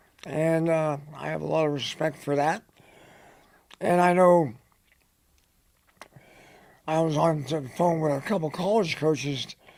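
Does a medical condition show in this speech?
Yes: head and neck cancer; dry throat, dry mouth.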